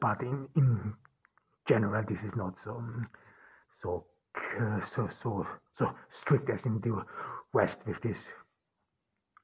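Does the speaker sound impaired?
Yes: stuttering; cause unknown, only one in family who stutters, german mother tongue, born in austria; possibly part of why hard to be listened to at university; here repeated words, blocks.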